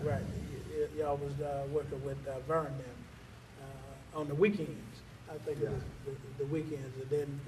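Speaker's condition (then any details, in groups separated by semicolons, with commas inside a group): No condition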